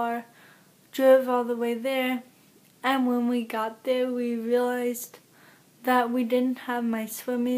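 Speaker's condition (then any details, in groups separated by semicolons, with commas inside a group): Cerebral palsy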